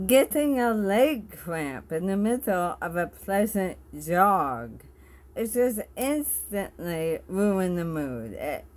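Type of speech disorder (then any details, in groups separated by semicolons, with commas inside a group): Bulbar dysarthria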